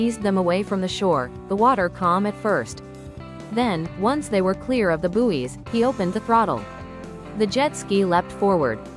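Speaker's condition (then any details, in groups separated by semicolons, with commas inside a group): No condition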